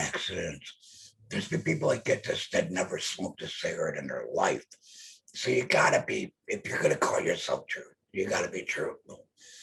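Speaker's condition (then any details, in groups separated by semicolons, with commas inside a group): Laryngectomy; speaks with electrolarynx held to throat, rarely out of breath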